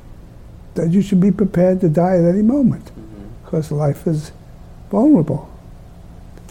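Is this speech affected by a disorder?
Yes: Lou Gehrig's disease; ALS, terminal, onset mid-70s, early tiring walking half block, two years diagnosis to death, lost walking, standing, self-care; wheelchair user, arms still move somewhat; speech difficult but still possible, able to speak until nearly the end.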